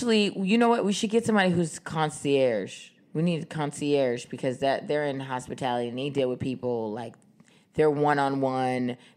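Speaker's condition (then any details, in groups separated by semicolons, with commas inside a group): No condition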